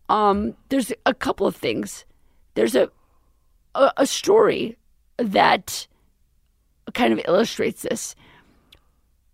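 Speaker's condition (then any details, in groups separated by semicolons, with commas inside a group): Left vocal cord paralysis, left unilateral; intubation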